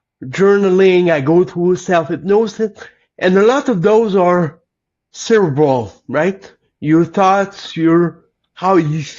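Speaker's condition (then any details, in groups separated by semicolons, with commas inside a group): Cerebral palsy; lifelong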